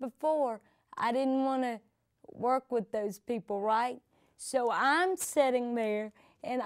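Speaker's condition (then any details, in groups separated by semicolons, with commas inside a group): Cerebral palsy; from birth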